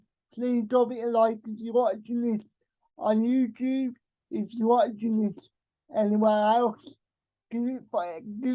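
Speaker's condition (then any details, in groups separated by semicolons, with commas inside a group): Cerebral palsy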